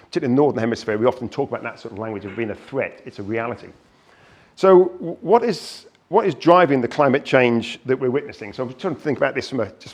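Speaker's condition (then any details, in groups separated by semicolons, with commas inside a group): No condition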